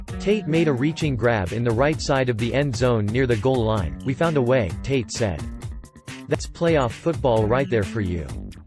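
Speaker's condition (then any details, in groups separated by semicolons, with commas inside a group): No condition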